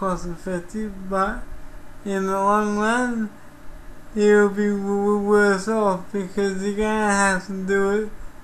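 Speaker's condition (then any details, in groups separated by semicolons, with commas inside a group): Cerebral palsy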